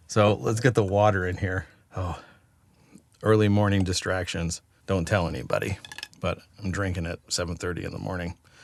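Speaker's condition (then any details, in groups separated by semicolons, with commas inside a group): No condition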